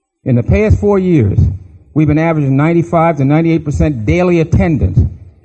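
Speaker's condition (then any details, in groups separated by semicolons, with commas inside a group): No condition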